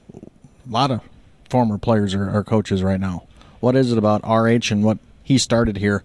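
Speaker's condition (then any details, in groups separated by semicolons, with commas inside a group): No condition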